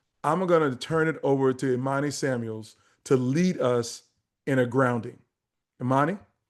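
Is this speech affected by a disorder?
No.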